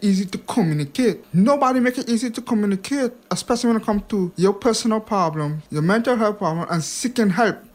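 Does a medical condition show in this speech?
Yes: hearing impairment; past speech impediment, ongoing hearing loss; hearing not too great; speech impediment overcome through much speech practice and focused listening.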